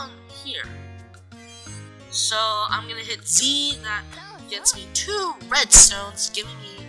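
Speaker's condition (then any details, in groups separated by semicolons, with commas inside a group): No condition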